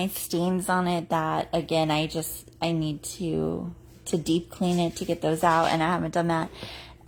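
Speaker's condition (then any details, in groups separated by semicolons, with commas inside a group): No condition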